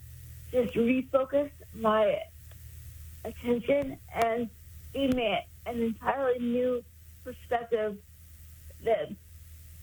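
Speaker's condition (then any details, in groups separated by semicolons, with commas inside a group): Cerebral palsy; born about 3 months early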